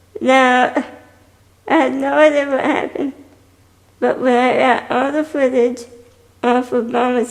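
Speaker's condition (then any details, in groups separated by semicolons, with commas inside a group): Spinal muscular atrophy type 2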